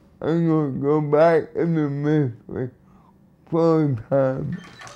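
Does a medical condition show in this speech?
Yes: cerebral palsy, severe; cerebral palsy from birth, uses wheelchair.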